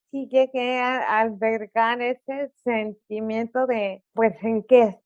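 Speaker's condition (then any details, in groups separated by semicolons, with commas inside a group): Cerebral palsy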